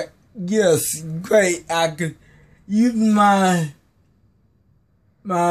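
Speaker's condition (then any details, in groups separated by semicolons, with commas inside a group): Cerebral palsy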